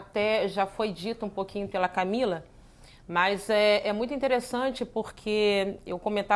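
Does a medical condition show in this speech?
No.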